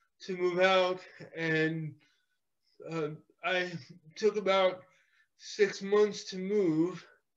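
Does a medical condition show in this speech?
Yes: cerebral palsy.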